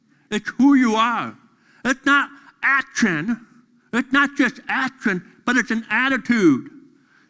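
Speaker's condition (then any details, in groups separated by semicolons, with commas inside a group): Deafness; deaf during school years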